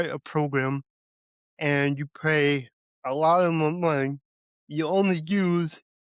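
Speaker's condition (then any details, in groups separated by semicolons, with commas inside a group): Cerebral palsy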